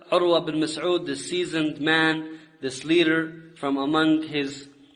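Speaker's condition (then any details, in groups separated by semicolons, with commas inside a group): No condition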